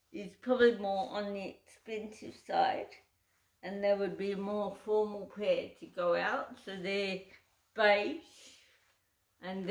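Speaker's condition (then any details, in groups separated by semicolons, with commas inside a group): Cerebral palsy; uses wheelchair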